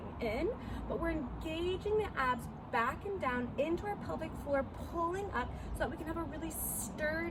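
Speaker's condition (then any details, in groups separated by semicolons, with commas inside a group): No condition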